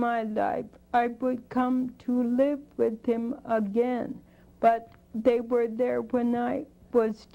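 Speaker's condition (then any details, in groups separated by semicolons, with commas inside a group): Spinocerebellar degeneration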